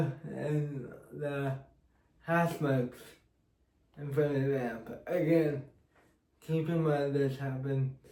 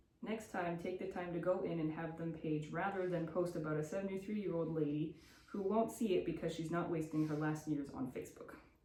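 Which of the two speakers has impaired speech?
The first: cerebral palsy; diagnosed after cardiac arrest; slurred speech mistaken for drunkenness.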